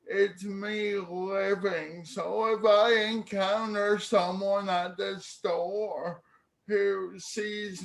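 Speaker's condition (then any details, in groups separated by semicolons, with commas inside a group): Cerebral palsy; speech therapy in childhood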